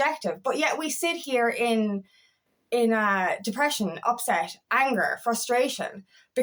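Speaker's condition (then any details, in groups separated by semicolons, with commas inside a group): No condition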